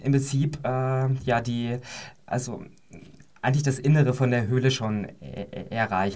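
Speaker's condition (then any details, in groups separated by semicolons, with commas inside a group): No condition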